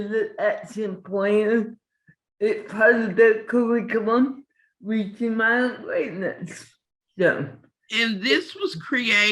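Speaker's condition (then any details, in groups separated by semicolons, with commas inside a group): Cerebral palsy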